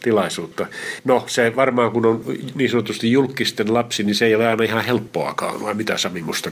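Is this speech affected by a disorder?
No.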